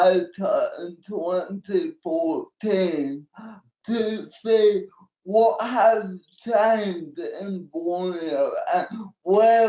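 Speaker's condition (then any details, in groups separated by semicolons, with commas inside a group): Cerebral palsy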